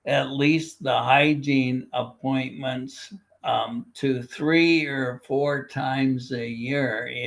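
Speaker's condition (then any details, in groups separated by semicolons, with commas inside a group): Primary lateral sclerosis, bulbar onset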